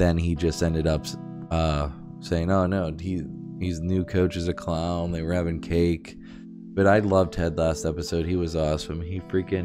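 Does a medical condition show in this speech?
No.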